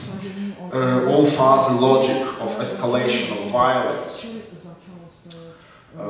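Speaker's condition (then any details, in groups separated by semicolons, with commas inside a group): No condition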